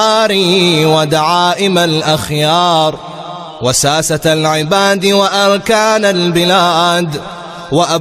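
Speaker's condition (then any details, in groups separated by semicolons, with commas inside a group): No condition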